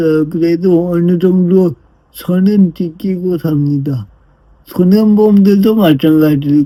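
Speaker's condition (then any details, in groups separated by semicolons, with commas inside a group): Brain lesion disability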